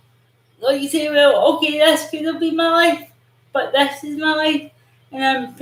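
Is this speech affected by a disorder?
Yes: cerebral palsy.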